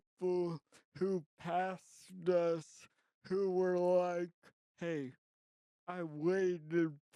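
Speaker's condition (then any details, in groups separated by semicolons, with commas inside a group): Traumatic brain injury; sports injury, emergency surgery, right-side ataxia or shaking; left-side driving adaptations, relearned movement, marathon training; initially could not speak, used signs before speech returned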